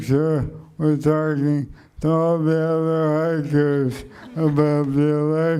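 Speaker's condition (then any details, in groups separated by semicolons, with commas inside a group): ALS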